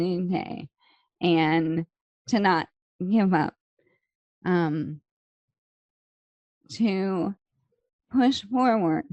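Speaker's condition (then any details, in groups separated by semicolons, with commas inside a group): ALS; slow progressing form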